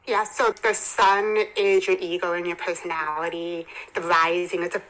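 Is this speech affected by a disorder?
Yes: hearing impairment, congenital, bilateral cochlear implants.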